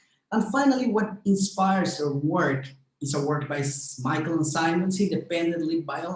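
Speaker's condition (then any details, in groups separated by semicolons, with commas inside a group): No condition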